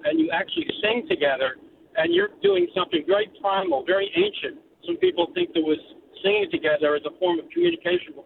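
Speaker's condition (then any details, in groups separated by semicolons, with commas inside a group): No condition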